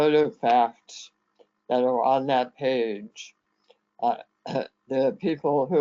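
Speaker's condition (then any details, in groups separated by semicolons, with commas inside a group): Head and neck cancer; severe dysphagia, speech impairment from surgery and nerve severing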